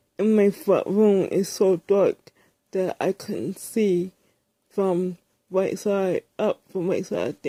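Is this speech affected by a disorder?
Yes: speech impairment.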